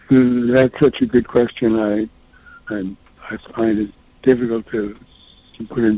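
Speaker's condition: Parkinson's disease; frozen face first noticed by a doctor, confirmed by Parkinson specialists; throat getting closed up, losing voice

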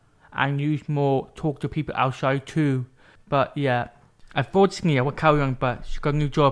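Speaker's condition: Deafness with cochlear implants; speaks clearly to hearing people, still struggles with s

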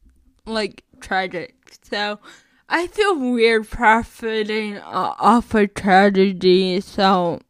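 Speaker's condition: Cerebral palsy; recent health issues

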